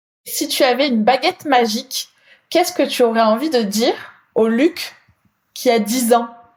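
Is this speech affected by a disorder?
No.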